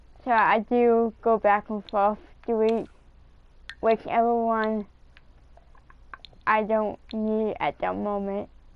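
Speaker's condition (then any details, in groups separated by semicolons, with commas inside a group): Cerebral palsy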